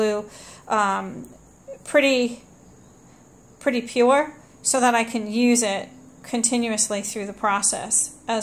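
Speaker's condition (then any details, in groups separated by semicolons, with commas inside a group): No condition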